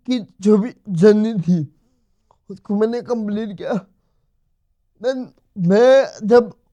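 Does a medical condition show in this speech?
Yes: cerebral palsy; cerebral palsy, from birth, affects body movement; late sitting and walking, now runs long distance.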